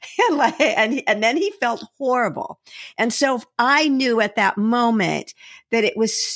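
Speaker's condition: No condition

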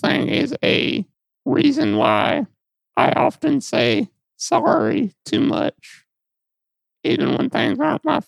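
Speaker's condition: Muscular dystrophy; repositioned in bed by mother

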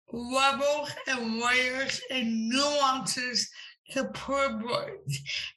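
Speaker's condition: Cerebral palsy; since birth, uses wheelchair

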